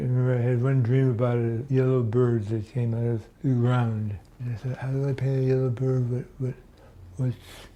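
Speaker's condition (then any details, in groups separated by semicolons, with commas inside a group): Early-onset Parkinson's disease; early-onset form, diagnosed at 55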